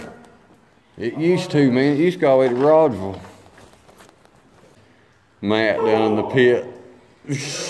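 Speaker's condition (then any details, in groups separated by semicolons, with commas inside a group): No condition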